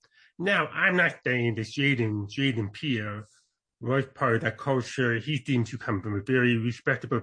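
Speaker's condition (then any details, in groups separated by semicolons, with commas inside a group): Born deaf; congenital deafness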